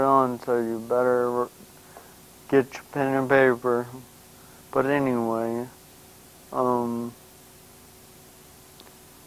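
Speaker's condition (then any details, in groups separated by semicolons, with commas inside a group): Brain injury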